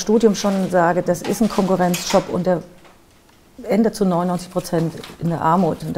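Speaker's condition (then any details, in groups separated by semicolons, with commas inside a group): No condition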